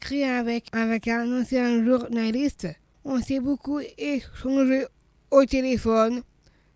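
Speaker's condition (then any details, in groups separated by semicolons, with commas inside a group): Down syndrome; congenital, heart malformation, heart surgery at age one after staphylococcus aureus, later reoperated; swallowing problems, slowness, childhood speech therapy to tone tongue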